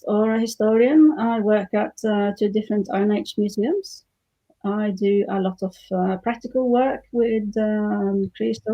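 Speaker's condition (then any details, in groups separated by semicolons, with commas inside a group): No condition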